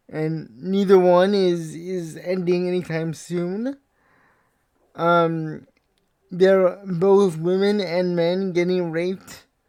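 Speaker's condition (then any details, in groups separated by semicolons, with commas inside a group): Cerebral palsy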